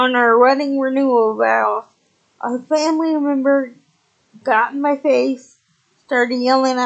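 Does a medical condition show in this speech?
Yes: cerebral palsy, spastic, severe.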